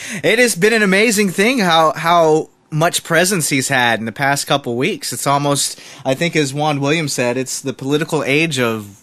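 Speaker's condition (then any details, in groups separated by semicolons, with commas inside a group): No condition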